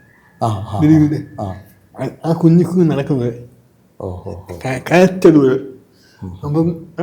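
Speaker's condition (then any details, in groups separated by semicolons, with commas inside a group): Cerebral palsy; from birth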